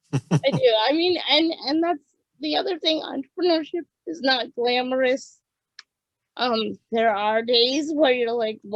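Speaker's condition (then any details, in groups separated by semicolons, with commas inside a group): Cerebral palsy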